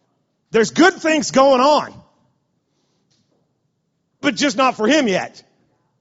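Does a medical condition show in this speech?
No.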